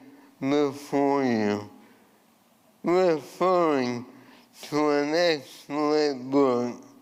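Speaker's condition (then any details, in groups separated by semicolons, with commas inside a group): ALS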